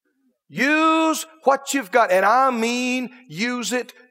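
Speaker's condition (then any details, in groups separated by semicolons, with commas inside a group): No condition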